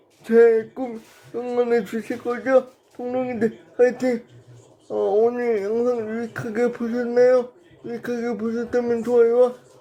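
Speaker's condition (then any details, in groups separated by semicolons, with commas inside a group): Brain lesion disability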